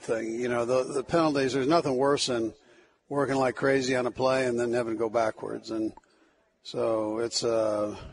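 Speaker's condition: No condition

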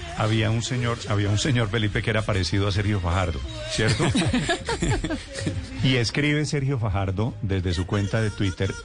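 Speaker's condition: No condition

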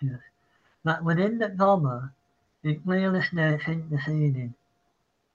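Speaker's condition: Parkinson's; citing Parkinson's

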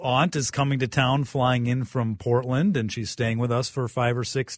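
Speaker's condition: No condition

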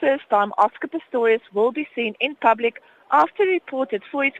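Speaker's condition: No condition

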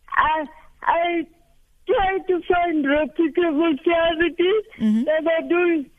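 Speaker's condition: Cerebral palsy; unable to walk

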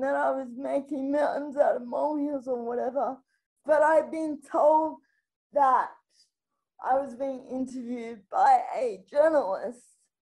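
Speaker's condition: Spastic quadriplegic cerebral palsy

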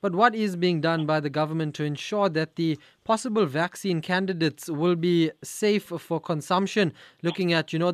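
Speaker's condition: No condition

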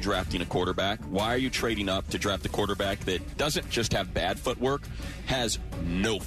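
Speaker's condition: No condition

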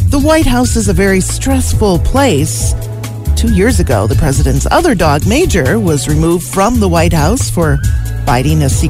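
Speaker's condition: No condition

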